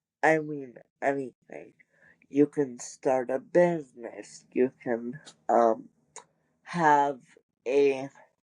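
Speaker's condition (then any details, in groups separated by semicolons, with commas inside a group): Cerebral palsy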